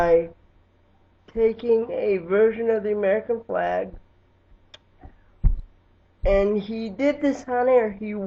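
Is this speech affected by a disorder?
Yes: cerebral palsy; lifelong, wheelchair user.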